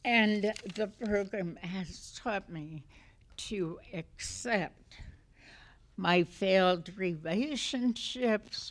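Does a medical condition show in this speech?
Yes: essential tremor; voice affected.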